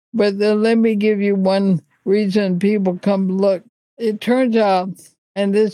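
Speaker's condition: ALS; thinking unaffected

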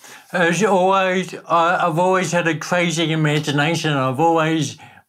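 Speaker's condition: Cerebral palsy; talking and limbs

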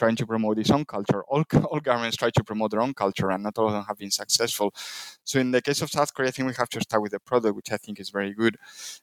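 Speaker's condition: No condition

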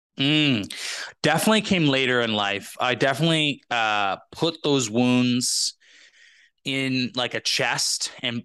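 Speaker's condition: No condition

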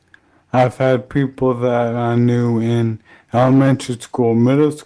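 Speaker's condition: ALS; diagnosed age 29

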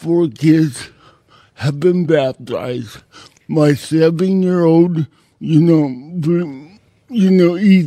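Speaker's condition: Cerebral palsy; congenital, uses a wheelchair

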